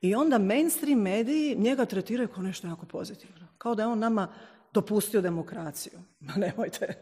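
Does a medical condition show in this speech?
No.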